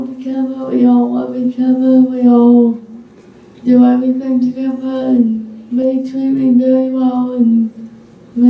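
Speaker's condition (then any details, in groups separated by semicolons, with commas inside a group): Cerebral palsy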